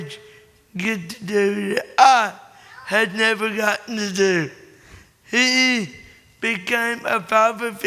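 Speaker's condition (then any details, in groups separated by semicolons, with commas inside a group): Cerebral palsy; born premature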